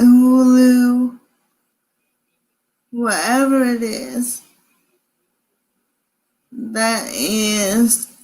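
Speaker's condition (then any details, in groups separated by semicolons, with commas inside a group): Cerebral palsy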